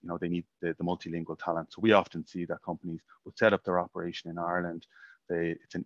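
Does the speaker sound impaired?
No.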